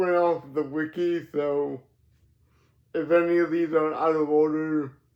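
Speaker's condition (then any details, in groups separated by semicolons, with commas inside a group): Cerebral palsy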